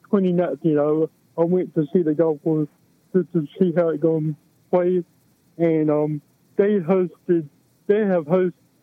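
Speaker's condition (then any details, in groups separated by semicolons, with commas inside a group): Cerebral palsy; affects movement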